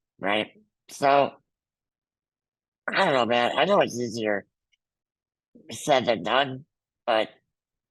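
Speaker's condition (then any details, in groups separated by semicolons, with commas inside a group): Muscular dystrophy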